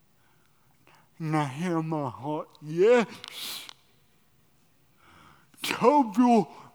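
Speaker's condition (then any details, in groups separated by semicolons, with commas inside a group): Cerebral palsy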